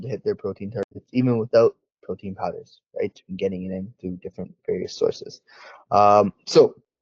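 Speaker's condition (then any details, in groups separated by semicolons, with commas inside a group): No condition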